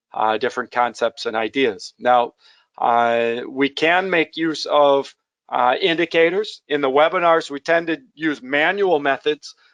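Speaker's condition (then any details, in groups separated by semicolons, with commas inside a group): No condition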